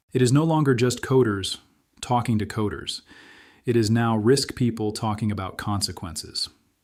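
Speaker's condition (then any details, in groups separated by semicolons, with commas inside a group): No condition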